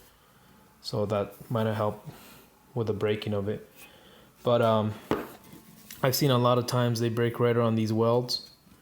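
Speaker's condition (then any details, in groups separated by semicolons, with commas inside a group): No condition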